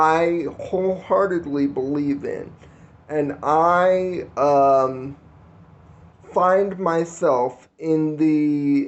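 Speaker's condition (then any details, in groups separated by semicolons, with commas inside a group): Cerebral palsy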